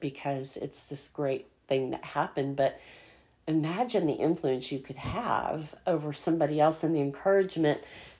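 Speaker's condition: Cleft palate; congenital

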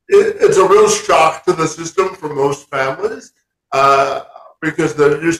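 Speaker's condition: Spastic quadriplegia cerebral palsy

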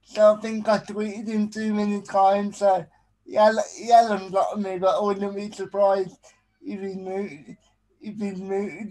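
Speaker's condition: Spastic quadriplegic cerebral palsy

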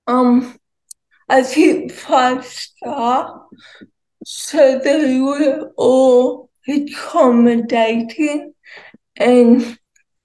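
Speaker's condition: Cerebral palsy, ataxia; muscles tense more when told to relax

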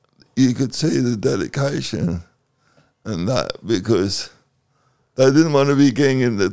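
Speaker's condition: Cerebral palsy; second COVID vaccine dose

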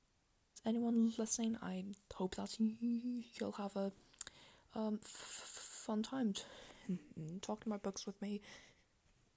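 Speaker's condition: Speech impediment; sound repetitions on word starts, random pauses, pauses and repetitions left unedited

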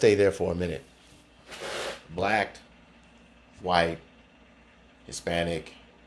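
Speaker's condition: No condition

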